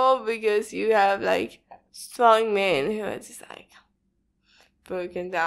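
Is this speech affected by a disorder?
Yes: cerebral palsy; speech not very clear.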